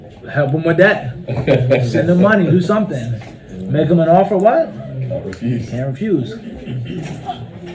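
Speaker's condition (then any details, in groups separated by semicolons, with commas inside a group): No condition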